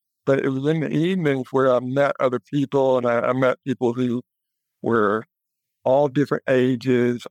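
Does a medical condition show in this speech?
Yes: hearing loss; congenital, present since birth.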